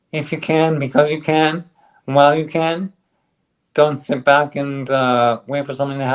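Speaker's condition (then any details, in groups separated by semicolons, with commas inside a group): ALS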